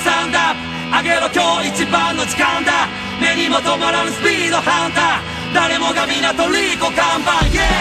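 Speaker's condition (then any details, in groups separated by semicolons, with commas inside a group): No condition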